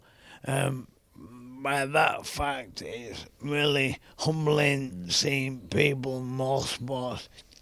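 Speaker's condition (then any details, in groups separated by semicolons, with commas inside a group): ALS; young onset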